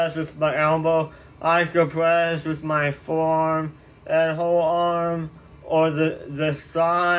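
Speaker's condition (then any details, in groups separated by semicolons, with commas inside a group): Tongue cancer surgery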